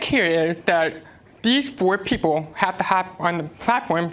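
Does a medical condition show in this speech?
Yes: deafness; uses American Sign Language.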